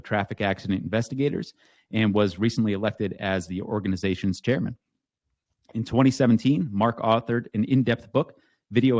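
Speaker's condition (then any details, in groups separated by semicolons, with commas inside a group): No condition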